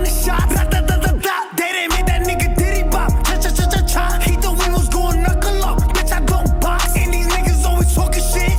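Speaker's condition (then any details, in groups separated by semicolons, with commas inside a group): No condition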